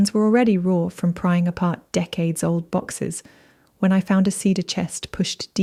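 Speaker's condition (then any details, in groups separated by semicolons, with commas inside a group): No condition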